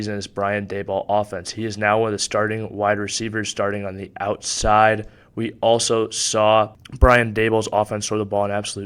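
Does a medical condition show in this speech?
No.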